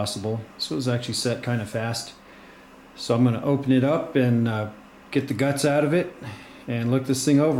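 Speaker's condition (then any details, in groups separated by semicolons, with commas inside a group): No condition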